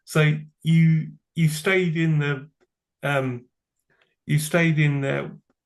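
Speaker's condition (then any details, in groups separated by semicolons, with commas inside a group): Cerebral palsy; from birth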